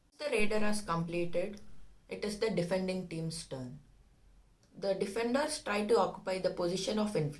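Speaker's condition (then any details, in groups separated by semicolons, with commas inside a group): No condition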